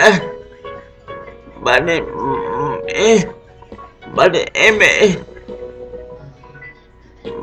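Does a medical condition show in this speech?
Yes: cerebral palsy; speech affected by condition.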